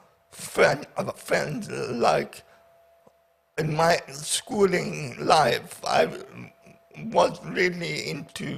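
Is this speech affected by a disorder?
Yes: paraplegia with essential tremor; chronic, with essential tremor; about 20 years since diagnosis, progressed beyond walking aid.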